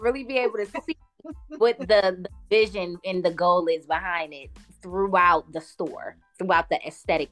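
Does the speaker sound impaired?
No.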